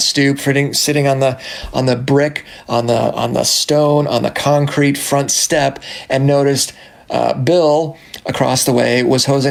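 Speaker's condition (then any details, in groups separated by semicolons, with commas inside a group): No condition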